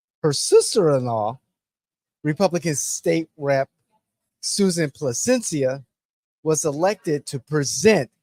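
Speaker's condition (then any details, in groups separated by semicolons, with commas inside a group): No condition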